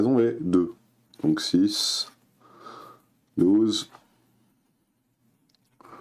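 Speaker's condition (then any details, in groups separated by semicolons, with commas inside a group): No condition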